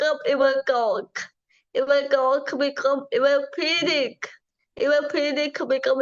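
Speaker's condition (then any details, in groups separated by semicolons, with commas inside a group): Cerebral palsy; from birth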